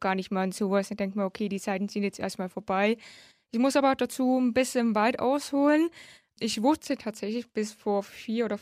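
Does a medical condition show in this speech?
Yes: hard of hearing since birth; congenital severe hearing loss, left cochlear implant since age nine.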